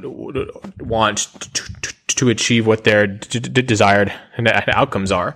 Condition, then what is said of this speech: Stuttering. I got started, I've had a speech impediment with a stutter for my whole life.